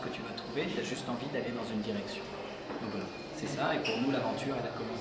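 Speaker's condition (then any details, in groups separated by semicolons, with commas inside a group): No condition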